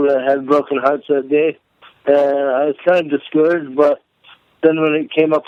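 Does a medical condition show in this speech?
Yes: cerebral palsy; may sound drunk.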